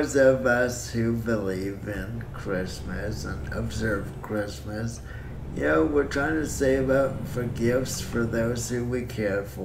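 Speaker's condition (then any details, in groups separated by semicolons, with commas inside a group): Cerebral palsy; breathing fine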